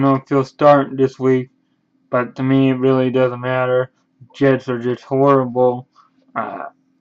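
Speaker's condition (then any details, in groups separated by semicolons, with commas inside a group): Cerebral palsy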